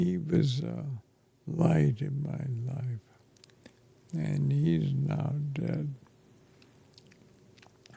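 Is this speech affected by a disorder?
Yes: ALS; affects chest and throat.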